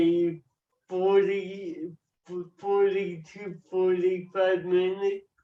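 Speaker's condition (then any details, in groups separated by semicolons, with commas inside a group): Cerebral palsy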